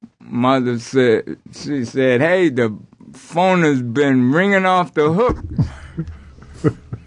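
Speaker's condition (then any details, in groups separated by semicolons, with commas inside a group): Aphasia after strokes; stuttering after strokes, had to repeat everything, impediment not heard when singing, less noticeable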